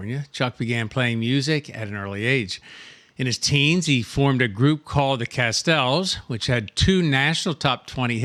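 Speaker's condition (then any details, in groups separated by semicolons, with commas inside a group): No condition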